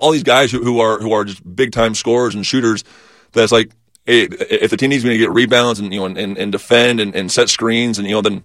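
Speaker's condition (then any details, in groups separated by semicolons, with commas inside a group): Stutter; stutter first noticed in high school, not noticed in childhood; magnified on mission while learning and speaking Spanish; repeated sounds, repeated words, prolonged sounds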